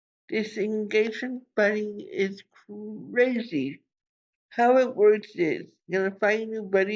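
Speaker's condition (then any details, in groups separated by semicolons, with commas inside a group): Cerebral palsy; from birth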